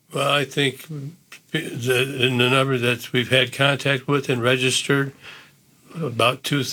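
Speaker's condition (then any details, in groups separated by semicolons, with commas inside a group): Parkinson's disease; diagnosed about 11 years ago, works out daily: walking, jogging, aerobic exercise in and out of pool; about 11 years since diagnosis, currently at drooling stage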